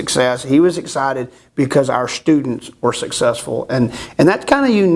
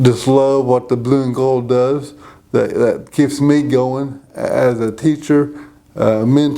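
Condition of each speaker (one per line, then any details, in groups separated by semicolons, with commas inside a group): No condition
Cerebral palsy; present from birth; falls sometimes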